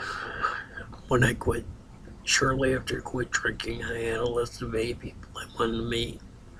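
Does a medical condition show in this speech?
Yes: ataxia.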